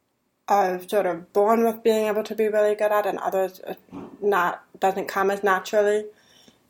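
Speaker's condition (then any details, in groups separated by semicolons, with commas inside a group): Deafness; hearing aids that help, lip reads, sign language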